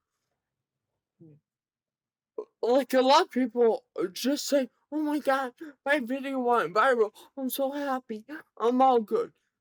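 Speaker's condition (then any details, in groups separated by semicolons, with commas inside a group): Cerebral palsy, severe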